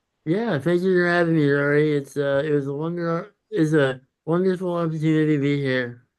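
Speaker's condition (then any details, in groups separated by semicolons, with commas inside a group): Congenital muscular dystrophy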